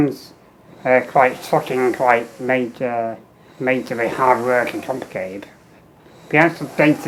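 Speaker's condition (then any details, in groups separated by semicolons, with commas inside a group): Muscular dystrophy; wheelchair user, tracheostomy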